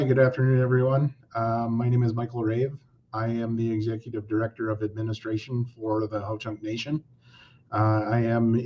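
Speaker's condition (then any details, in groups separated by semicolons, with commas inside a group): No condition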